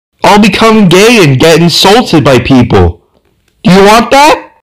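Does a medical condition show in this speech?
No.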